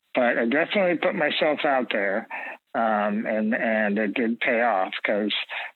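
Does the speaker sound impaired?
Yes: spinal muscular atrophy type 2.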